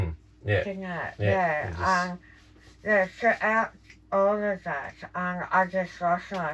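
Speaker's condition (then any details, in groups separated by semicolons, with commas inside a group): Jaw cancer surgery; tracheostomy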